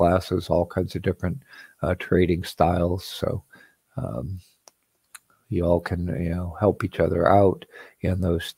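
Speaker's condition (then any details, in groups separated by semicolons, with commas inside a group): No condition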